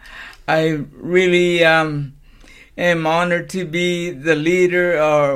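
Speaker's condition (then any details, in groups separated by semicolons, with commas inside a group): Cerebral palsy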